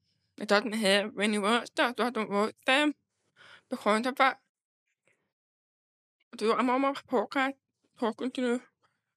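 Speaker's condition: Deafness; hearing loss

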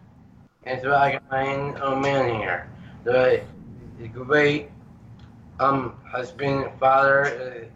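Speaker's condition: Down syndrome; congenital, present since birth

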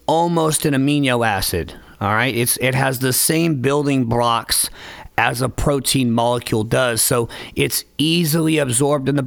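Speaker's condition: No condition

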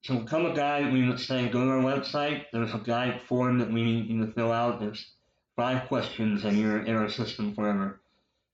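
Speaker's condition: Cleft lip and palate, popliteal pterygium syndrome

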